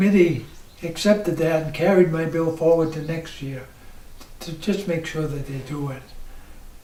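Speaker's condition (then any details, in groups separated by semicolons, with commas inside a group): ALS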